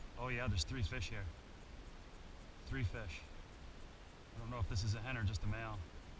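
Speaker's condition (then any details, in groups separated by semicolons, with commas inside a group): No condition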